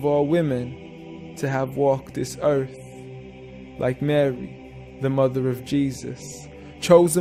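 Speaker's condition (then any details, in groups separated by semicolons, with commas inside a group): No condition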